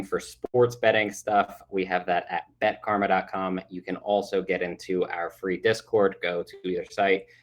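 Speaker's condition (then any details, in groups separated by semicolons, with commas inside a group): No condition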